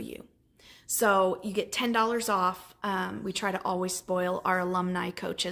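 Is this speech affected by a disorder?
No.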